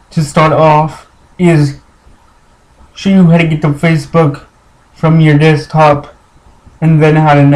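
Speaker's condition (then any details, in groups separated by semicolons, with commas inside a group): Cerebral palsy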